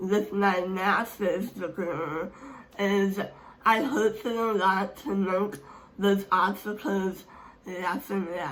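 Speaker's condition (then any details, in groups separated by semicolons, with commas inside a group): Speech impairment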